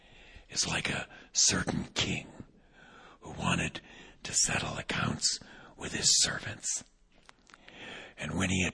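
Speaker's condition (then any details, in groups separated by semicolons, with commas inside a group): Vocal cord paralysis, unilateral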